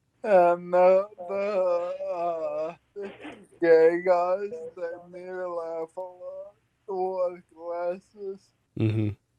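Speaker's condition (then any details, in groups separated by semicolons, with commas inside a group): Friedreich's ataxia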